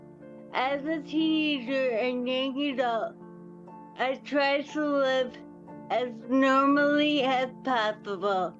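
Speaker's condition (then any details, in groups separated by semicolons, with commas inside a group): Wilson disease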